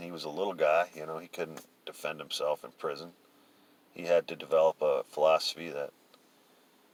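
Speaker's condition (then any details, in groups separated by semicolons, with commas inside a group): No condition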